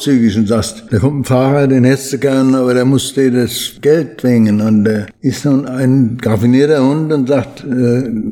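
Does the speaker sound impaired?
Yes: Parkinson's disease; Parkinson's disease diagnosed about 20 years ago, slowed movements, limits daily routine, needs much training; well controlled on medication overseen by neurologist.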